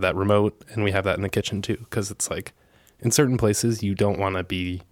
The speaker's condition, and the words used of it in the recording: None; typical speech.